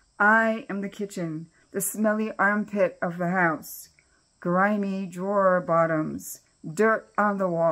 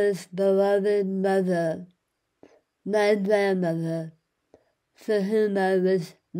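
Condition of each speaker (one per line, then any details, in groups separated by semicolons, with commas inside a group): No condition
Speech loss after cancer treatment; speech loss after cancer surgery; speech improving, still struggles; mute for months after surgery, speech therapy helped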